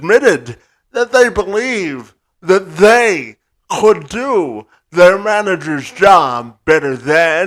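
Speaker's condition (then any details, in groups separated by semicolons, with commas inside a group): Cerebral palsy; present from birth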